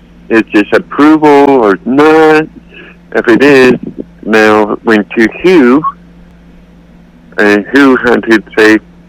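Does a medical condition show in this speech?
Yes: cerebral palsy; declined voice surgery due to risk of losing speech.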